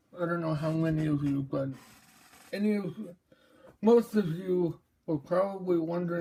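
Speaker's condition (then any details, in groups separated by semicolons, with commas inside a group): Mobius syndrome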